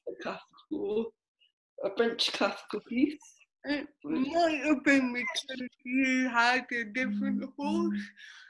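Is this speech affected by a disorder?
Yes: cerebral palsy.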